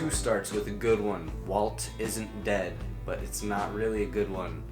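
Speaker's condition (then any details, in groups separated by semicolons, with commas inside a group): No condition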